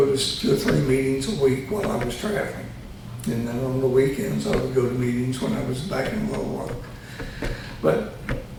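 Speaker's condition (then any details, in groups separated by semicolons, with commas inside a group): Tongue cancer surgery; both sides of tongue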